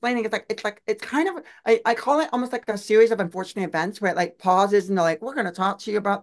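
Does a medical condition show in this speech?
Yes: deaf; uses own voice, difficulty pronouncing unfamiliar names.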